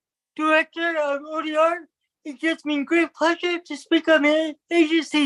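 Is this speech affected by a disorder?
Yes: cerebral palsy; from birth, affects movement.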